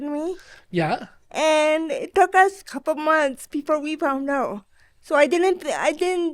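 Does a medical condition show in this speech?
Yes: cerebral palsy.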